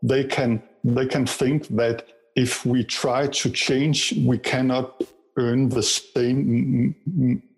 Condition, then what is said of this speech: Stuttering. If you are stutter and you know that the strange things about stuttering is that you cannot predict when you will stutter.